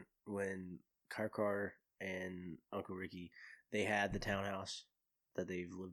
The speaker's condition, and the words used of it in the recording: No condition.